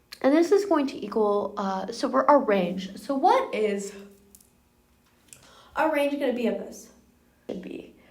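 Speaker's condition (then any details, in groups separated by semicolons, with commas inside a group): No condition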